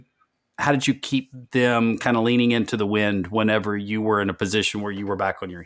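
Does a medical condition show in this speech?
No.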